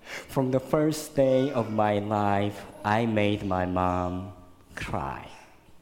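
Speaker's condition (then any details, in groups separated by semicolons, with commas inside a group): Cleft lip and palate, severe; one in junior high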